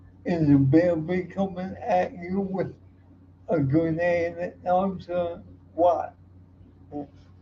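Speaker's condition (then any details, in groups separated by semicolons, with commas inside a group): Cerebral palsy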